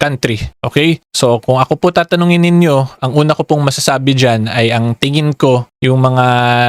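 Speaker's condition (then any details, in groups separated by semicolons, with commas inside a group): No condition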